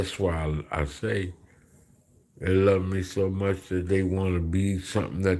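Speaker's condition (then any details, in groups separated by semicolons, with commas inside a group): Slurred speech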